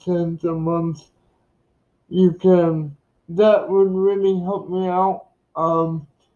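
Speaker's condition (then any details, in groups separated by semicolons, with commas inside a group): Cerebral palsy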